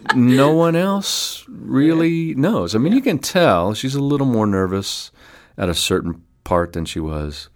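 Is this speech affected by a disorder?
No.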